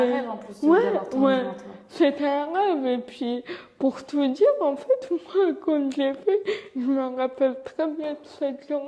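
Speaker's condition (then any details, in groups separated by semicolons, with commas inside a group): Cerebral palsy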